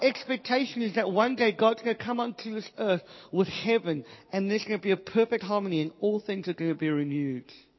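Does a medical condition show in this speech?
Yes: cleft palate, Pierre Robin syndrome.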